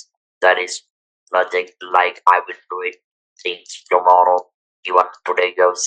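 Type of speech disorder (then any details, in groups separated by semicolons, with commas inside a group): Electrolarynx speech; throat cancer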